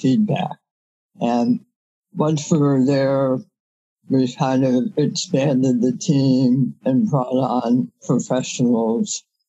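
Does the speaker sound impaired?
Yes: head and neck cancer surgery; five-time head and neck cancer, about 3 years intense treatment, radiation, years of toxic chemotherapy; no evidence of disease for years, severe dysphagia from treatment effects, no normal meal since.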